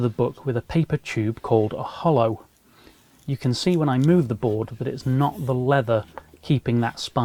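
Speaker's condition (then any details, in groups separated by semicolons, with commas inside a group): No condition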